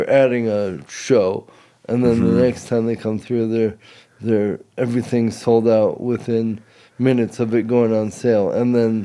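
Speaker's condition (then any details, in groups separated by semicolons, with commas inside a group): Cerebral palsy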